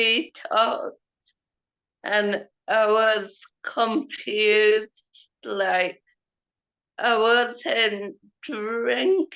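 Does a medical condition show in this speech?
Yes: cerebral palsy; affects speech and mobility.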